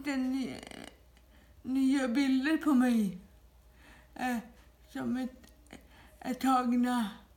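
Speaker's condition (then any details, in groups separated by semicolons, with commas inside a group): Dyskinetic cerebral palsy; dyskinetic form, severe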